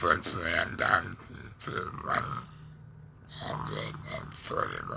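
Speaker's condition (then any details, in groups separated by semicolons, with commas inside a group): Laryngectomy; tongue cancer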